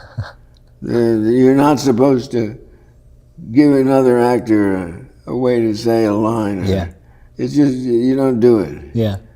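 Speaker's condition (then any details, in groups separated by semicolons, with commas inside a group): Parkinson's; worsening, often debilitating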